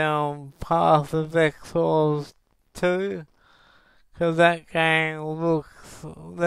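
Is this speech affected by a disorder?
Yes: cerebral palsy.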